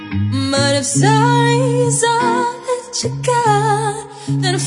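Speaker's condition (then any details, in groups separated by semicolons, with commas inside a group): No condition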